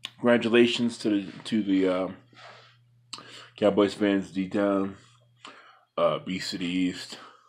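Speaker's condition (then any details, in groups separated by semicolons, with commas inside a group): No condition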